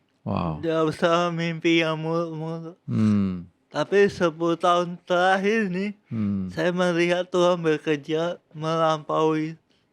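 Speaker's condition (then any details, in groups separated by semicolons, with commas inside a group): Cerebral palsy; from birth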